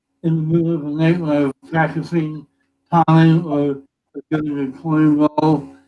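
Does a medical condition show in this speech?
Yes: cerebral palsy.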